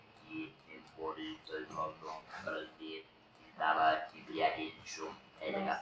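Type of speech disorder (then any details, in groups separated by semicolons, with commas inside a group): Electrolarynx speech; laryngectomy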